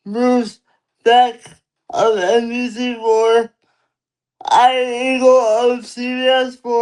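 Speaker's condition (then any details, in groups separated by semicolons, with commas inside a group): Cerebral palsy; lifelong; limited energy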